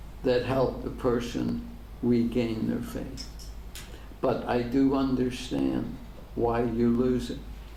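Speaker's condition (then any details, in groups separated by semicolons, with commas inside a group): ALS; degenerative; diagnosed ten years ago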